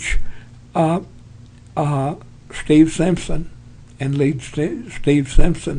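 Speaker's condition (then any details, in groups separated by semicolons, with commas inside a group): Parkinson's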